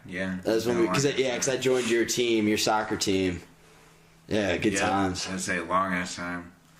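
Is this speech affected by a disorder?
No.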